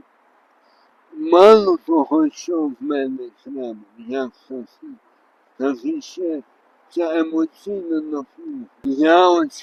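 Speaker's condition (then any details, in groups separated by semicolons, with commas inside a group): Traumatic brain injury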